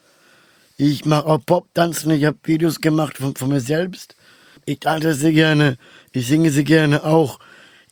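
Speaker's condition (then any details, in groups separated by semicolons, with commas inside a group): Down syndrome; trisomy 21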